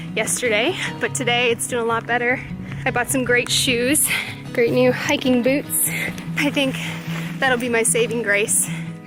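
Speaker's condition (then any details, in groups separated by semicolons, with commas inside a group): No condition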